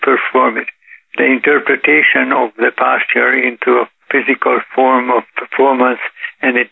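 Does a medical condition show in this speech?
Yes: Parkinson's disease; Parkinson's detected about 8 years ago, now 84, daily yoga practice and 3-mile walks credited; symptoms reportedly undetectable by others.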